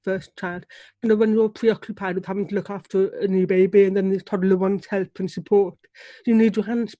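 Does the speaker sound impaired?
Yes: deafness; relies on lip reading.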